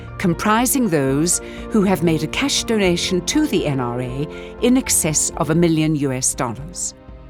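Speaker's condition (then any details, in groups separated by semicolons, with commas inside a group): No condition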